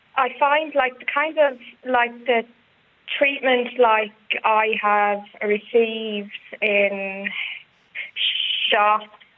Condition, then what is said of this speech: Stuttering. Like, it actually makes you stutter worse.